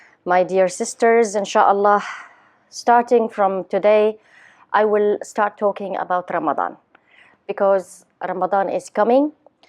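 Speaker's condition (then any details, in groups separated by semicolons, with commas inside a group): No condition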